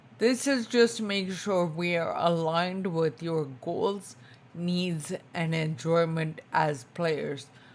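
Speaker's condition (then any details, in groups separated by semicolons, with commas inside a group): Spinocerebellar ataxia type 2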